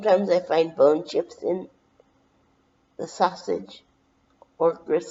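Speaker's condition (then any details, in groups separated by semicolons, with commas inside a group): Brain injury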